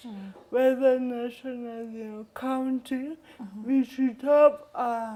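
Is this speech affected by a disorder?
Yes: cerebral palsy.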